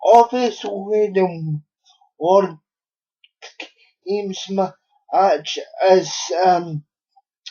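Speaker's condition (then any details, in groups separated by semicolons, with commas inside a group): Cerebral palsy; unable to walk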